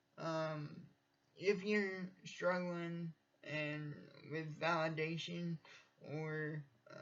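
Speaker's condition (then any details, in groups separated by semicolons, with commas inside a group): Cerebral palsy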